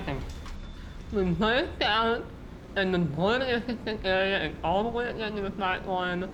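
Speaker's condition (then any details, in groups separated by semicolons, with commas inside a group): Muscular dystrophy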